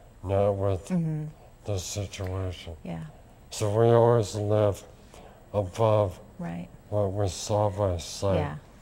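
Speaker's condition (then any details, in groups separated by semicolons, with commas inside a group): Lou Gehrig's disease; swallowing and speaking affected last, voice affected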